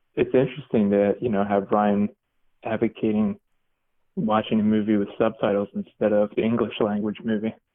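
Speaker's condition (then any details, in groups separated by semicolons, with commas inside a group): No condition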